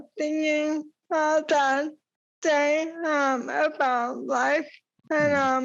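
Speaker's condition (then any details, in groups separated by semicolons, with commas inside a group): ALS; about 8 years since diagnosis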